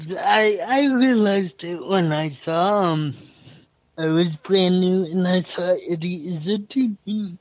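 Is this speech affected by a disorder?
Yes: cerebral palsy; noticeable speech impediment, consistent predictable speaking rate, says he is picking up host's stammer.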